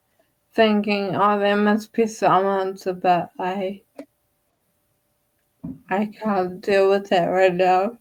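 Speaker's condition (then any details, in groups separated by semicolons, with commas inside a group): Friedreich's ataxia; wheelchair user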